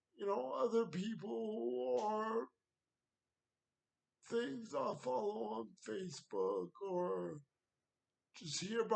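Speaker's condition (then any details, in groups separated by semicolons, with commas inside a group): Cerebral palsy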